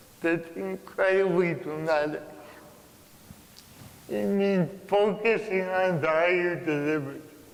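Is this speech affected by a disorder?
Yes: cerebral palsy.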